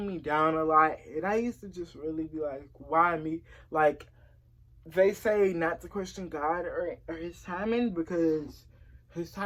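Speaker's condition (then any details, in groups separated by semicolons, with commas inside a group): Cerebral palsy; since early childhood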